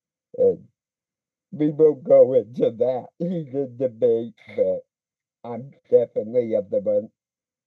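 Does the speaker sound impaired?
Yes: speech impediment; speech impediment since childhood, weaker-looking muscles in childhood, cerebral palsy considered but did not fit; pretty good speaker when comfortable, drama club and debate team experience.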